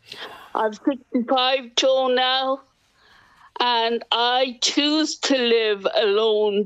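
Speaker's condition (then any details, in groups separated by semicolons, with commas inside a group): Cerebral palsy, quadriplegia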